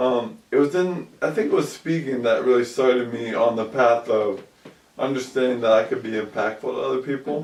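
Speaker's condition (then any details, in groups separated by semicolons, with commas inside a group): ALS; about 2 years since onset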